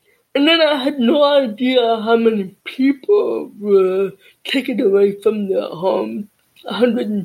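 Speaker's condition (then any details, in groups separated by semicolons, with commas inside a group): Deafness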